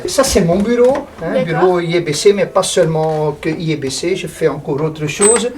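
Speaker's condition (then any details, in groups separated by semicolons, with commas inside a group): No condition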